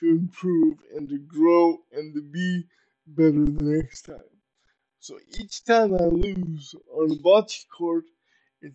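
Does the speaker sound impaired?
Yes: cerebral palsy; uses power wheelchair.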